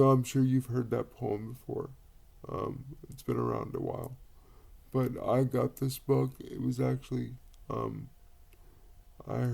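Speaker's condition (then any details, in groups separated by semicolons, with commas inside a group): Cerebral palsy; quadriplegic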